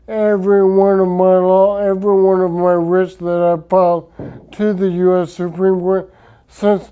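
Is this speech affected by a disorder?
Yes: traumatic brain injury; speech affected.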